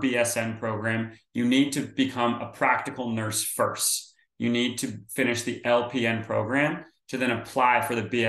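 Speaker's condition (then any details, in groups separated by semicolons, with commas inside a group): No condition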